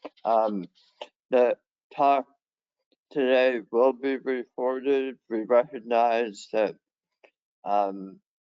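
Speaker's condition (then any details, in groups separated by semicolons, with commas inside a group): Head and neck cancer surgery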